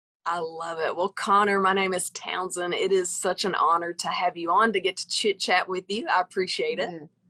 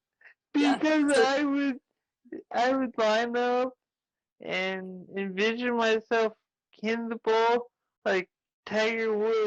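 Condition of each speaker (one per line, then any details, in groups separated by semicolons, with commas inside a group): No condition
Traumatic brain injury; ongoing therapy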